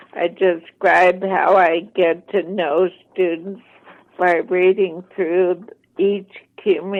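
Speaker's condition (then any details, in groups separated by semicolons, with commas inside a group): ALS, mild; voice slightly impaired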